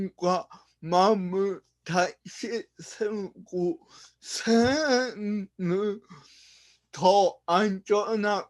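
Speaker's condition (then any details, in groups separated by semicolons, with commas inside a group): Brain lesion disability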